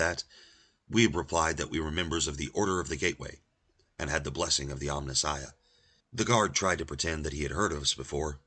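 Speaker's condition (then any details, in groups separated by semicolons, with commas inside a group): No condition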